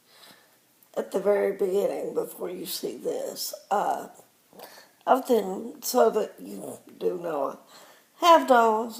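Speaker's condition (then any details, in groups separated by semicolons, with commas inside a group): Cerebral palsy; predicted at birth to probably not speak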